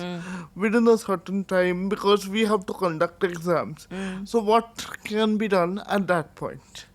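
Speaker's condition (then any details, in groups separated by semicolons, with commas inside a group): Cerebral palsy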